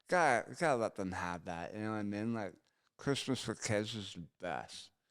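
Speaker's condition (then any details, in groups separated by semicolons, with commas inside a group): Gunshot injury to chin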